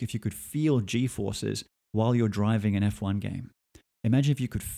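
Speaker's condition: No condition

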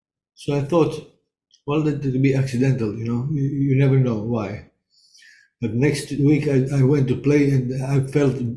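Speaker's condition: Parkinson's disease; onset around age 55 or 56, stopped playing guitar because could not play syncopation; about 12 years since diagnosis, ping pong therapy 2-3 times weekly, syncopation regained, symptoms improved

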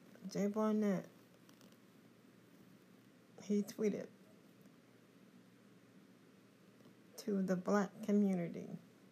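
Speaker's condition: Cerebral palsy; confined to wheelchair

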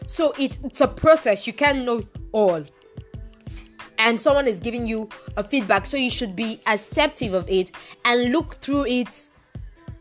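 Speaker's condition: No condition

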